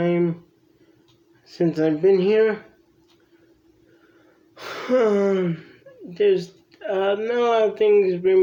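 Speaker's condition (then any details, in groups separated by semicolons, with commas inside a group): Cerebral palsy; from birth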